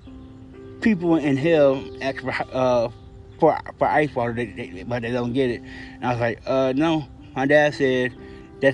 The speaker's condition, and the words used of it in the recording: Stuttering. It just comes out in the head, out the mouth.